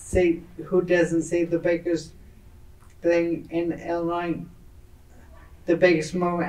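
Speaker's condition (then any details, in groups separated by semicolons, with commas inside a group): Traumatic brain injury; train accident; predicted locked-in syndrome, unable to speak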